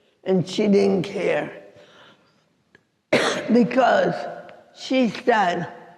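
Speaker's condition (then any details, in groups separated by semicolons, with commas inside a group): Cerebral palsy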